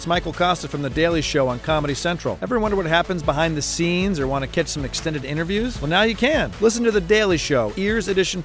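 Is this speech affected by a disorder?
No.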